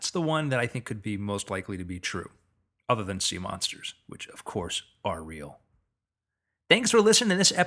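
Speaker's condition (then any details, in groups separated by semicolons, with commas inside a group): No condition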